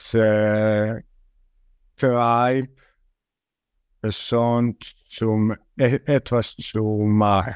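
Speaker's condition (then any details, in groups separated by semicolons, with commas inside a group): Stuttering; stuttering since age 5, about 32 years since onset; blocks, monitors where tension builds before a block, earlier could not manage phone calls; repeated sounds, prolonged sounds, blocks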